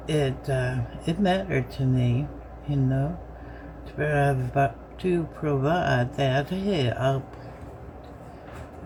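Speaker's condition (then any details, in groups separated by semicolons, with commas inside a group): Bell's palsy, severe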